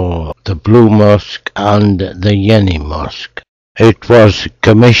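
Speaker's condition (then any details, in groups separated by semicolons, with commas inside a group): Motor neuron disease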